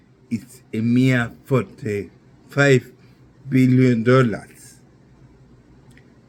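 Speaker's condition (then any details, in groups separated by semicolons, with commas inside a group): Neurological disease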